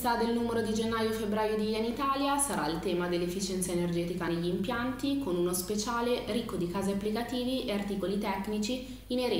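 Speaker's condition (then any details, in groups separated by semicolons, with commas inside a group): No condition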